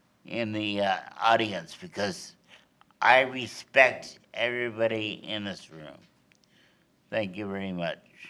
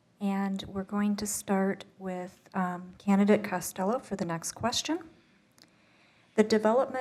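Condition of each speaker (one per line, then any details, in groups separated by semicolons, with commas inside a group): Cerebral palsy
No condition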